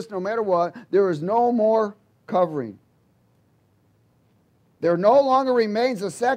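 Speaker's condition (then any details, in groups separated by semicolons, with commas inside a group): No condition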